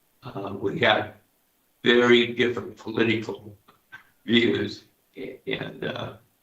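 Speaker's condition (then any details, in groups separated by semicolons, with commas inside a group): Parkinson's disease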